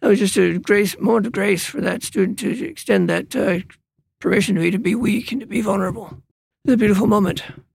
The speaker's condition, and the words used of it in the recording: Parkinson's disease. I don't like to draw attention to my soft and sometimes incoherent voice.